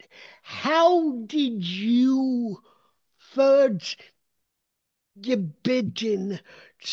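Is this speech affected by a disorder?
Yes: cerebral palsy; uses walker and wheelchair.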